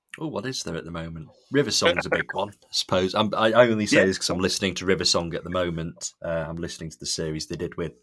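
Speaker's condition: No condition

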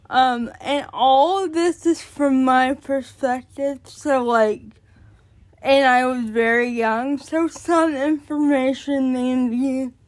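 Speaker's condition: Cerebral palsy; born addicted

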